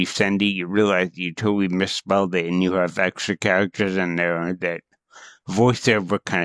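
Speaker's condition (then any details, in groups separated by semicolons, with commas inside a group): Cerebral palsy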